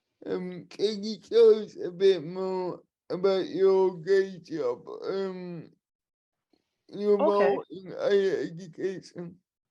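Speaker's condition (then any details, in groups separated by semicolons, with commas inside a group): Cerebral palsy, spastic and dyskinetic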